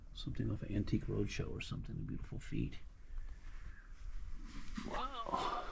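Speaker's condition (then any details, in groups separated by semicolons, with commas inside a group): No condition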